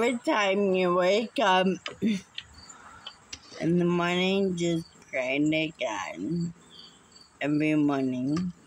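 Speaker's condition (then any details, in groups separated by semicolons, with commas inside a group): Muscular dystrophy; unable to walk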